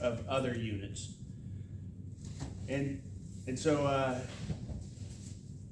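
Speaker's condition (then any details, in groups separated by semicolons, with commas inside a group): No condition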